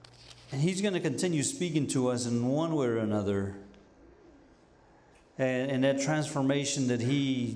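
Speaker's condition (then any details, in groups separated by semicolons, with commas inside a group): No condition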